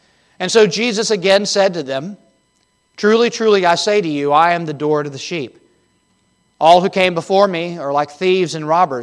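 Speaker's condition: No condition

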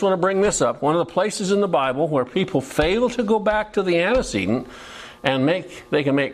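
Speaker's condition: No condition

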